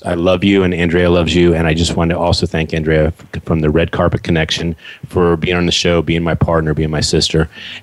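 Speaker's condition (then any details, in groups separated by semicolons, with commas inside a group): No condition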